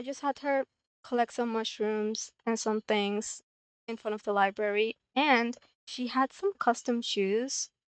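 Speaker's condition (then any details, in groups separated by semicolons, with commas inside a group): No condition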